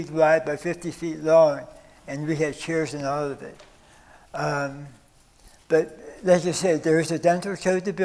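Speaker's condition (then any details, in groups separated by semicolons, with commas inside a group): Stage 4 oral cancer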